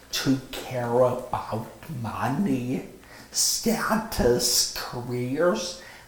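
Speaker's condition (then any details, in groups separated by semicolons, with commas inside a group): Stroke with paralyzed vocal cord; nearly 5 years post-stroke, 657+ hours outpatient therapy incl advanced speech therapy, runs without aids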